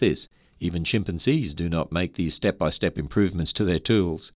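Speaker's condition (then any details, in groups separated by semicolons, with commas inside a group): No condition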